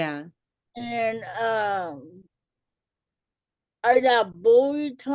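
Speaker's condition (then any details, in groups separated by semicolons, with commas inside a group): Cerebral palsy; childhood speech delay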